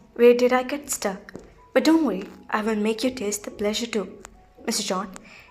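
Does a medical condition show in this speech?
No.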